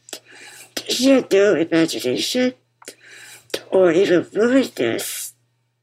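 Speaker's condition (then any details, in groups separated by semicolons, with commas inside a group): Muscular dystrophy; congenital muscular dystrophy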